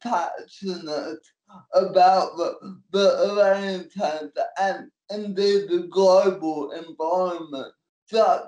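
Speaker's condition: Cerebral palsy; getting on and off stage

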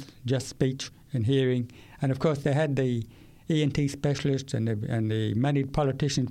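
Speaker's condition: Profound deafness; profound deafness acquired at age 8 after language acquisition, not born deaf

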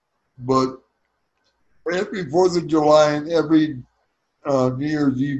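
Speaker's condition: Cerebral palsy; spastic

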